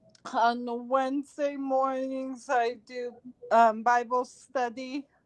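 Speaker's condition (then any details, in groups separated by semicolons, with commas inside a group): Cerebral palsy; talks too fast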